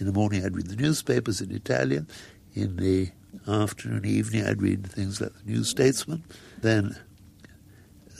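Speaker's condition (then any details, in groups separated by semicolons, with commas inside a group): Muscular dystrophy; progressive, death predicted at 16 but now nearly 70, wheelchair user, walked earlier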